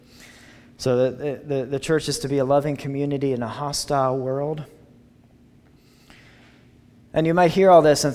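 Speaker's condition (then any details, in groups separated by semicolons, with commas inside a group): No condition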